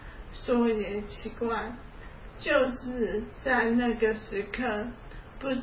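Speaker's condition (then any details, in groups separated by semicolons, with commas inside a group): ALS; onset about three years ago, hand muscle atrophy starting right hand, left hand over a year later; progressive loss of abilities, weak right fingers, cannot type or write, cannot pull zippers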